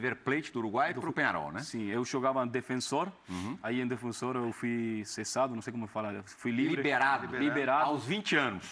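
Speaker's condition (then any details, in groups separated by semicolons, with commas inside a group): No condition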